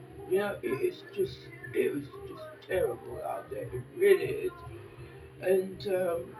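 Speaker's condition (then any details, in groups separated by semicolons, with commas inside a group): Facial palsy; can barely hear own speech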